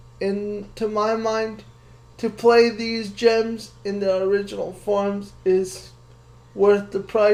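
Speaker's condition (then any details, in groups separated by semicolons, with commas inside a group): Cerebral palsy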